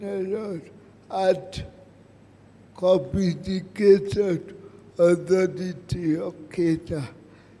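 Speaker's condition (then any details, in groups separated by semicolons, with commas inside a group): Cerebral palsy; present from birth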